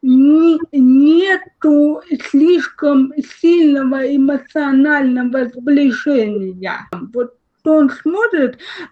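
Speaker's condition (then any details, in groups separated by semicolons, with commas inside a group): Cerebral palsy, spastic diplegia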